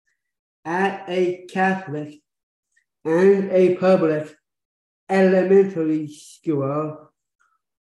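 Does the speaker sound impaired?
Yes: Down syndrome.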